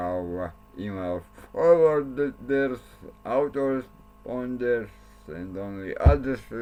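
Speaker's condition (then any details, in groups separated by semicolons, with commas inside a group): Cerebral palsy; since birth; speech not very clear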